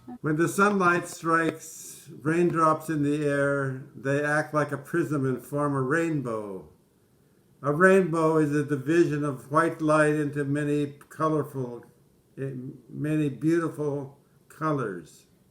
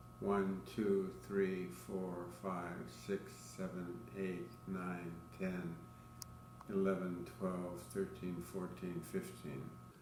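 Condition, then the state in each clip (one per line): Parkinson's disease
After SPEAK OUT! therapy
Before SPEAK OUT! therapy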